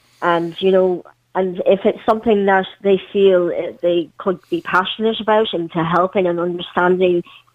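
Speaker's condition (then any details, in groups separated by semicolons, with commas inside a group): Cleft palate; congenital, prosthetic limb since 12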